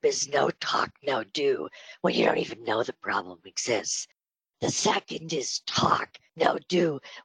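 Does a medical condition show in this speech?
Yes: spasmodic dysphonia; on Botox treatment.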